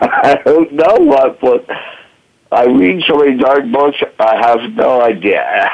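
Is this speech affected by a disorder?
Yes: voice box damage from tracheostomy; fire at 30, medic's trach tube damaged voice box, traumatic brain injury, 1-2 week coma; lasting physical voice challenge from damaged voice box.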